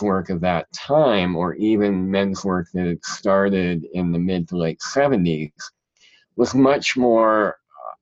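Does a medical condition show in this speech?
Yes: cleft palate; present since childhood.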